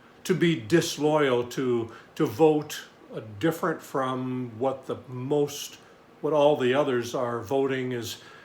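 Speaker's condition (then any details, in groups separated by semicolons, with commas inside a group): No condition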